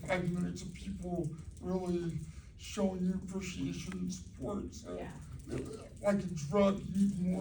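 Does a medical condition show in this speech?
Yes: cerebral palsy.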